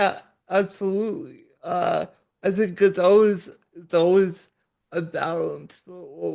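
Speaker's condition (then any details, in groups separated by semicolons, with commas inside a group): Cerebral palsy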